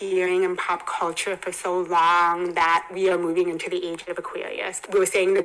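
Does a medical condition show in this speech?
Yes: hearing impairment, congenital, bilateral cochlear implants; hearing aids from about 17 months.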